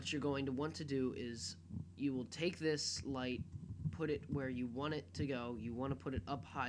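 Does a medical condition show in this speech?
No.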